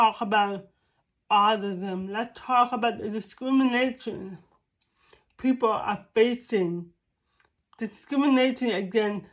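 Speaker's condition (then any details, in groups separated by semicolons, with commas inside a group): Cerebral palsy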